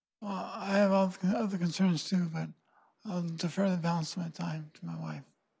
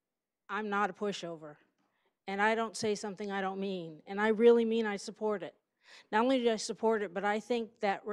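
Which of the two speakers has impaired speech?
The first: Parkinson's; may be hard to understand, needs repetition by another.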